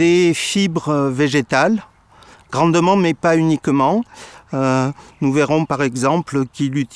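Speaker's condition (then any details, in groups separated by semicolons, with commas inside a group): No condition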